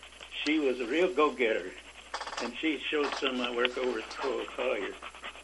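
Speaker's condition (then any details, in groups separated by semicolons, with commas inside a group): Parkinson's disease; about 25 years since onset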